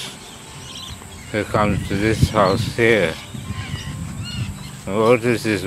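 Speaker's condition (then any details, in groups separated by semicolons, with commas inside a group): Drug-induced slurred speech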